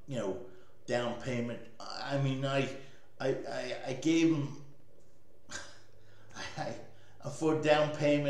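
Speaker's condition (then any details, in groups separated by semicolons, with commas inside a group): Cerebral palsy; speech may sound drunk or drugged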